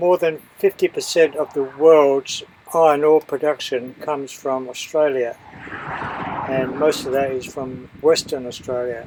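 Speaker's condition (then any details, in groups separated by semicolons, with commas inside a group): No condition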